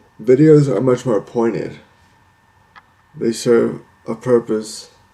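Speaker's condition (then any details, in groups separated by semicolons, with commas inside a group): Cerebral palsy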